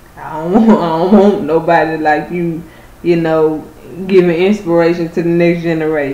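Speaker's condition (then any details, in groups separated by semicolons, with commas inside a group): Cerebral palsy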